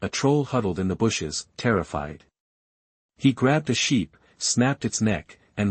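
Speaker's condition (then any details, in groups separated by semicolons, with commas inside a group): No condition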